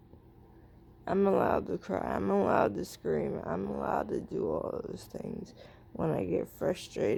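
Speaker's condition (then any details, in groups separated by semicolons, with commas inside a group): Cerebral palsy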